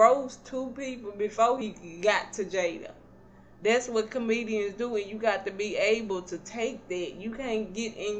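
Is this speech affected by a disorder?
Yes: cerebral palsy; not paralyzed, can stand.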